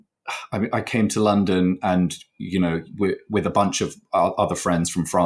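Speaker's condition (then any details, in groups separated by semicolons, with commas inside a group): No condition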